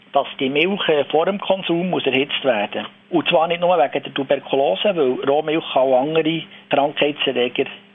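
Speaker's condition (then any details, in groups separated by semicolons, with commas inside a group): No condition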